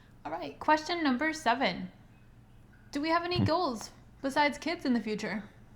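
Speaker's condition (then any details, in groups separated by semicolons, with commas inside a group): No condition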